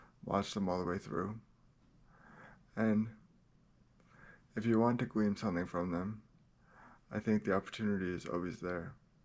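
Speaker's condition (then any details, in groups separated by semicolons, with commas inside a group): Cerebral palsy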